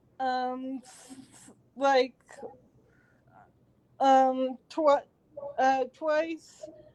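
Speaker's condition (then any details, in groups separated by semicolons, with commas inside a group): Cerebral palsy; since birth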